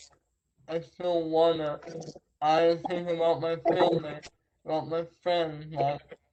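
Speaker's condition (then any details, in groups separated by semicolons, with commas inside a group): Traumatic brain injury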